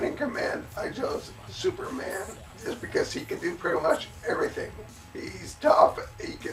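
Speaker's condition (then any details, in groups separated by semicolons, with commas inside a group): Cerebellar ataxia from brain tumour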